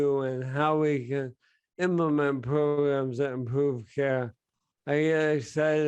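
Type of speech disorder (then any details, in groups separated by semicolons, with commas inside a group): Bulbar dysarthria; bulbar onset ALS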